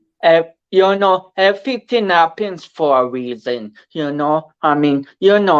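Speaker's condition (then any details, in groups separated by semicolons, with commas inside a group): Cerebral palsy; speech affected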